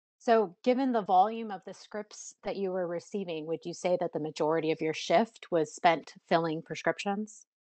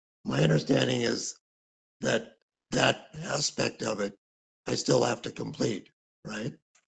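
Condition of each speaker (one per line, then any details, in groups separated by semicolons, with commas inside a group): No condition
Thyroid cancer surgery; recovering from surgery and treatment; raspy voice, speech somewhat affected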